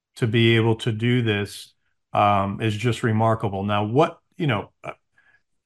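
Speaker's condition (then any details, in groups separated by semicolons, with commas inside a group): No condition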